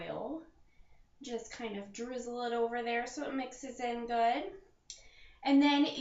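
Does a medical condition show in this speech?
No.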